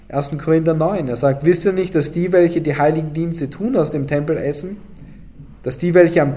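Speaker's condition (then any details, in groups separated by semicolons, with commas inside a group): No condition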